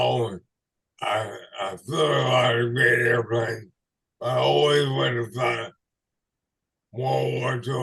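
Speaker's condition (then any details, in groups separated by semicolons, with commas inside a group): ALS/MND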